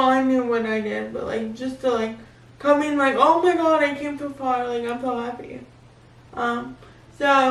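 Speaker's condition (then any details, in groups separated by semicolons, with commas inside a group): Cerebral palsy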